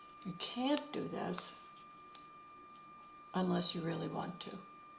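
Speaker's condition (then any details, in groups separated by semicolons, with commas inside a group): No condition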